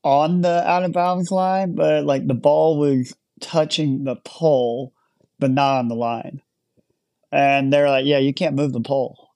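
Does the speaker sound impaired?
Yes: cleft lip and palate; congenital cleft lip and palate, large hole in mouth at birth, born in Ukraine, attributed to birthplace location.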